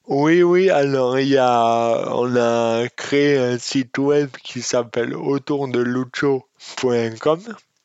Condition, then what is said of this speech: Dystonia. Donc en fait, la lystonie, c'est euh, une maladie neurologique qui entraîne pour moi euh, un trouble musculaire et de l'éloquence.